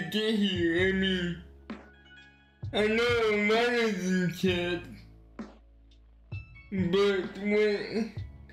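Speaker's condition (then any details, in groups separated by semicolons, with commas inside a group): Cerebral palsy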